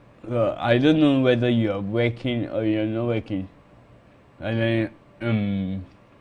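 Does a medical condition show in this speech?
Yes: cerebral palsy.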